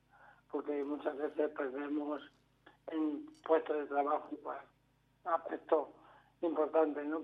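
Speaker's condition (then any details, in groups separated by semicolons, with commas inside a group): Amyotrophic lateral sclerosis; amyotrophic lateral sclerosis diagnosed about 2 years ago, progressive, neurodegenerative, no treatment, took part in trial; walks well, gradually feeling more impaired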